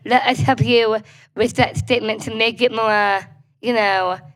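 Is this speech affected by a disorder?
Yes: Down syndrome.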